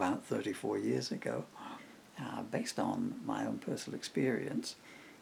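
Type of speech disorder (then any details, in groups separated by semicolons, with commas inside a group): Severe bulbar dysarthria; progressive bulbar palsy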